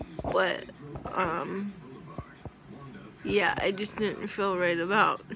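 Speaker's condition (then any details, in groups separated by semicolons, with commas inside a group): Cerebral palsy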